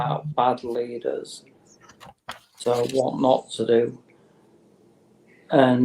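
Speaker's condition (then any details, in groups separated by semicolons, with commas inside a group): Motor neurone disease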